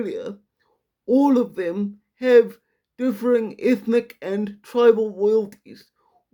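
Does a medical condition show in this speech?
Yes: quadriplegic cerebral palsy.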